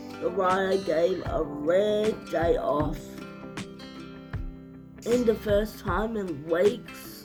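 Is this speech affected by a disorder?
Yes: cerebral palsy.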